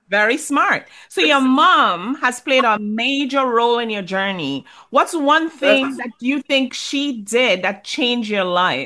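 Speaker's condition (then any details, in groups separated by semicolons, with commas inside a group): No condition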